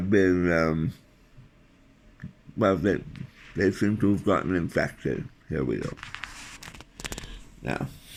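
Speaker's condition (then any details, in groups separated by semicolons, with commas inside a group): Tongue cancer surgery, tongue graft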